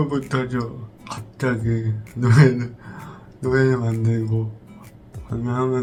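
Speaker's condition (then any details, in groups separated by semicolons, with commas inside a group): Brain lesion disability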